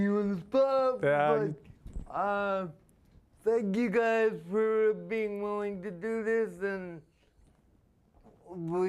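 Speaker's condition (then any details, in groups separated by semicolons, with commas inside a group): Spastic quadriplegia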